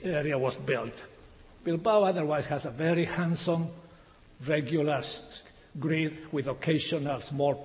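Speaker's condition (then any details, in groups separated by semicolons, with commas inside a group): No condition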